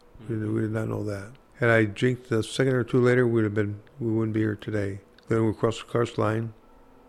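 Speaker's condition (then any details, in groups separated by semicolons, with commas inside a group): Parkinson's disease; hard time walking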